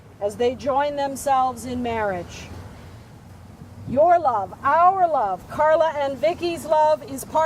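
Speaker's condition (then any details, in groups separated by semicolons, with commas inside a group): No condition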